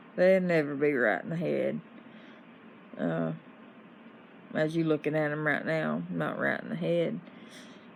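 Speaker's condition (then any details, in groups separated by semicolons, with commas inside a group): No condition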